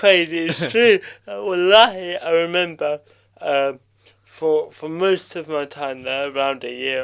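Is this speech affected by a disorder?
Yes: cerebral palsy.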